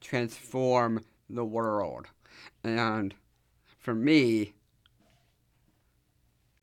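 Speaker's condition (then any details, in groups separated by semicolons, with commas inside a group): Down syndrome; speaking live on radio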